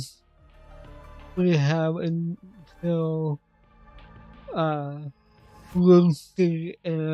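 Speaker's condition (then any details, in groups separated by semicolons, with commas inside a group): Cerebral palsy; affects voice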